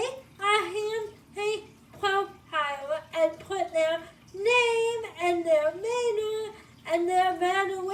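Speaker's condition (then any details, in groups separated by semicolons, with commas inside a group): Cerebral palsy, spastic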